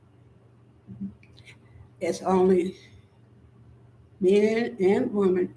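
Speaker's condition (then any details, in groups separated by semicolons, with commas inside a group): Spinal neurosarcoidosis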